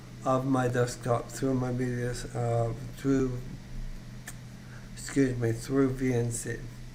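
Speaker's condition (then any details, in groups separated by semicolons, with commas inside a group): ALS; voice still fairly strong, voice banked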